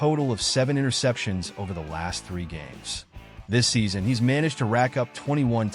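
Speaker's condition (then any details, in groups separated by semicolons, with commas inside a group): No condition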